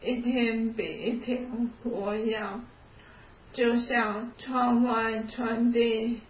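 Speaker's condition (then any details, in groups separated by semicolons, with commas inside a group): ALS; onset about three years ago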